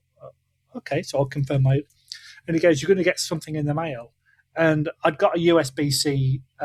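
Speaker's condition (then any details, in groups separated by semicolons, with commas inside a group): No condition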